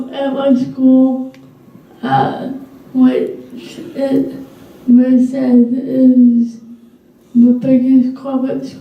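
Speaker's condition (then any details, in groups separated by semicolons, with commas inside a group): Cerebral palsy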